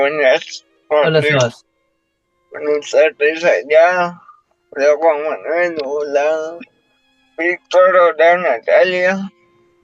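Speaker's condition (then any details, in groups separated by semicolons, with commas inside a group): Cerebral palsy; congenital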